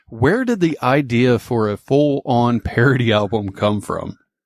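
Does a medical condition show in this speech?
No.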